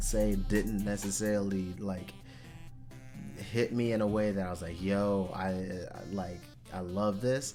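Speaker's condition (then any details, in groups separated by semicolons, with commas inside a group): No condition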